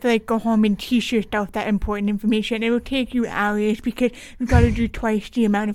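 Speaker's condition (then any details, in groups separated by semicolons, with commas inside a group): Deaf with cochlear implant, congenital; deaf since birth; struggles to hear everyone in group work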